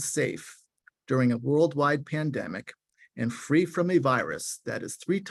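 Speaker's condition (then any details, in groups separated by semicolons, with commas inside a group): No condition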